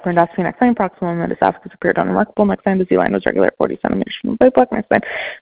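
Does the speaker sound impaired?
No.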